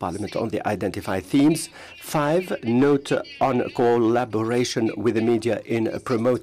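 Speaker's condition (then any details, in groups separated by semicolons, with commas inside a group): No condition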